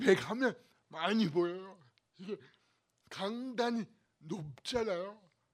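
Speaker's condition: Cerebral palsy; lifelong pain, body and bones twisted, bent body; cervical spine c2 to c7 damaged, two surgeries upcoming, not curative, may need reoperation, worsening

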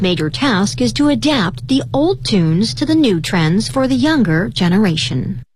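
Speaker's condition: No condition

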